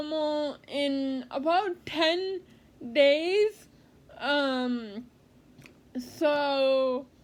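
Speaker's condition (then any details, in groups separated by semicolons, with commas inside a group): Cerebral palsy; speech therapy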